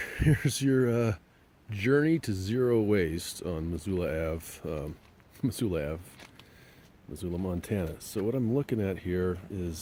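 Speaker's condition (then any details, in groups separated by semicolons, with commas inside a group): No condition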